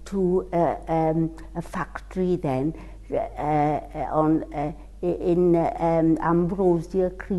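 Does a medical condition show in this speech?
Yes: cerebral palsy; cannot pronounce condition name correctly.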